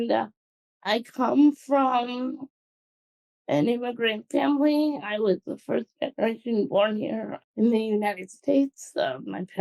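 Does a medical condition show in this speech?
Yes: cerebral palsy.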